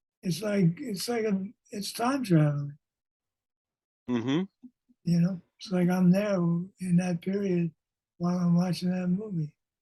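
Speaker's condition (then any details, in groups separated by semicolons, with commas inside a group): Parkinson's disease; lost former character voice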